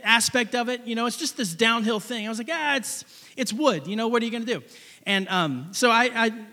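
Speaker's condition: No condition

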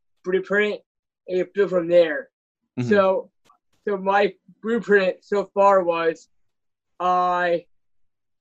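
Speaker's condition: Down syndrome

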